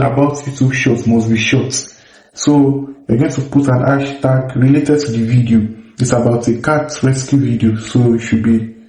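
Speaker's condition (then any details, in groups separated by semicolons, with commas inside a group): No condition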